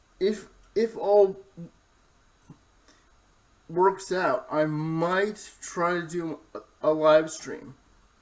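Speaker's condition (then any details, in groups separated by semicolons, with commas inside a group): Cerebral palsy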